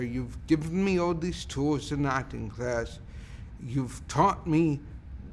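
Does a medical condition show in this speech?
Yes: cerebral palsy; speech primarily affected.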